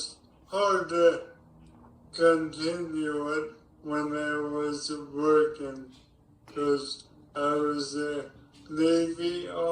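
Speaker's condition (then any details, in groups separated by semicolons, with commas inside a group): ALS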